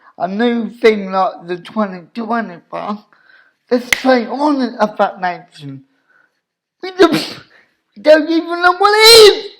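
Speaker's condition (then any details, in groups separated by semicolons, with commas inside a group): Cerebral palsy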